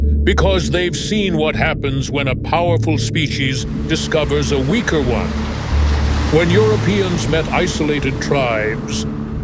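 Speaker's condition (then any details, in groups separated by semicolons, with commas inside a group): No condition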